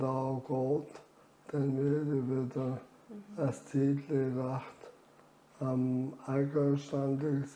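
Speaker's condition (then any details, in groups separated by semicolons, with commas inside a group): ALS; reduced air makes talking effortful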